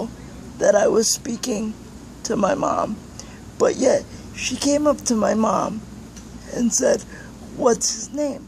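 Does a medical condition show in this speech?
Yes: cerebral palsy; lifelong, wheelchair user.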